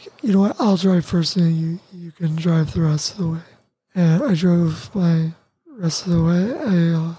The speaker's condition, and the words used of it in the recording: Tracheostomy. And they say you have to sleep with the cuff up, and that stops you from talking.